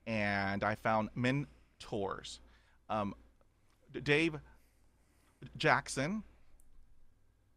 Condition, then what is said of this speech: Stuttering. When I do accents, I don't stutter.